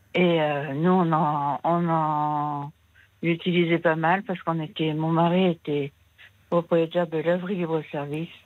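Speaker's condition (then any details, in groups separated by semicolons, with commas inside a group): Parkinson's disease; onset age 53 with fine thumb-index tremor, deep brain stimulation electrodes, rechargeable stimulator box above chest; ill 20 years, surgery nearly 10 years ago, few tremors, walking difficulty, arthritis, disabled 18 months; some difficulty speaking, host offers help and explains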